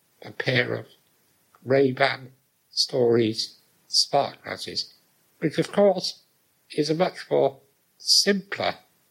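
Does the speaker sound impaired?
Yes: muscular dystrophy; severe muscle weakness, cannot use arms; does everything by voice, relies on voice dictation for WhatsApp messages and emails, Siri; weak breathing, speech and breathing compromised.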